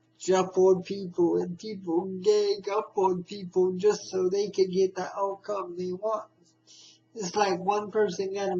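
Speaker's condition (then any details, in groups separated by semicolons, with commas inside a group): Spastic cerebral palsy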